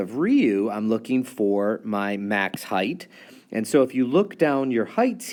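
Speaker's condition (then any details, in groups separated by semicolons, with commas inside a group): No condition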